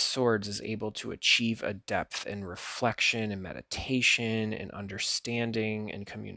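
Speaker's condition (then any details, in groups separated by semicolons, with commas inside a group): No condition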